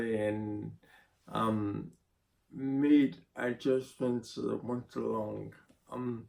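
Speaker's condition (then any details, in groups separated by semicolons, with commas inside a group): Spinocerebellar ataxia (sca7)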